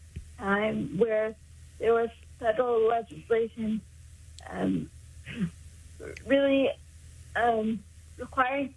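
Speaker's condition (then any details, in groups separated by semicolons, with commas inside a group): Cerebral palsy; 56 years since onset, uses power wheelchair, needs assistance with most daily activities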